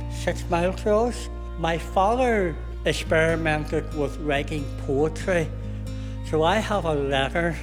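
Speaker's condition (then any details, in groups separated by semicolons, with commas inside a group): Cleft palate and cleft lip; consultants predicted never able to speak in front of people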